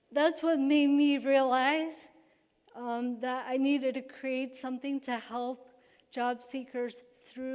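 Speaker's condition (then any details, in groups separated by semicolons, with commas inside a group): Cerebral palsy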